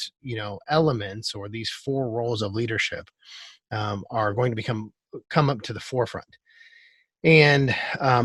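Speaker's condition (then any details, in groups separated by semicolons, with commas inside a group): No condition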